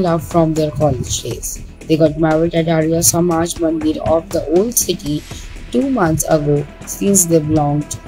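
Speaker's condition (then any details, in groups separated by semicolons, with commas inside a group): No condition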